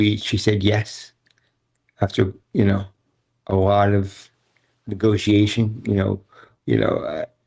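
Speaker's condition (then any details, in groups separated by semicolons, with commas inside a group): Cerebral palsy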